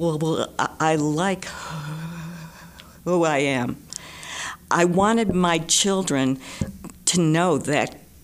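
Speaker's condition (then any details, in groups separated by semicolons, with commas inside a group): Stutter; stutter persisting despite much of life trying to stop, described as incurable; severe stutter, stutters a lot; struggles to speak; prolonged sounds, blocks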